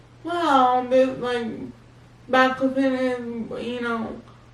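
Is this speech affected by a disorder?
Yes: cerebral palsy; baclofen pump for spasms.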